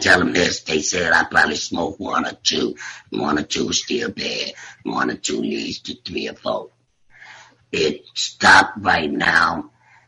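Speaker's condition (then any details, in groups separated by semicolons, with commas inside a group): Laryngectomy; total laryngectomy for tumor by voice box, after failed six weeks chemo and radiation; voice prosthesis with hands-free device held by patch, still learning device, ongoing speech therapy; voice deeper and raspy before diagnosis, only one or two words after surgery, improving with therapy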